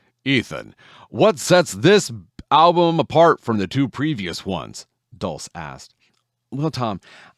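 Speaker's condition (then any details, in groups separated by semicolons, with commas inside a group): No condition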